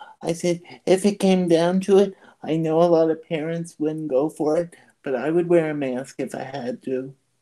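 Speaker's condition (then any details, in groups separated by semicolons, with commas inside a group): Cerebral palsy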